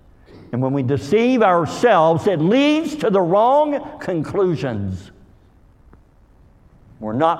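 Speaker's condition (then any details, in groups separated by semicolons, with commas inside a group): Cleft lip and palate; called hair lip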